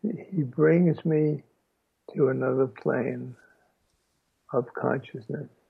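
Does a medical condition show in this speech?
Yes: aphasia after stroke; speech lost then regained, talking again publicly after stroke; halting speech during recording; halting speech with pauses.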